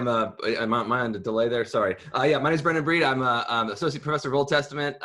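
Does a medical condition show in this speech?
No.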